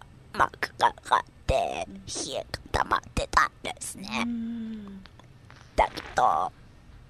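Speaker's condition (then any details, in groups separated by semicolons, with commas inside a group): Myasthenia gravis; body strength gradually lost, onset at age 24, ventilator since age 26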